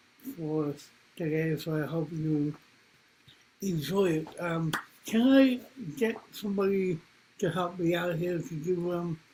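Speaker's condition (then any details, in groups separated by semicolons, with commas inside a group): Cerebral palsy; from birth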